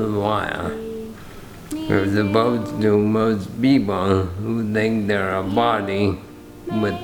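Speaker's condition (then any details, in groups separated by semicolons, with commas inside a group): ALS; affects speech and breathing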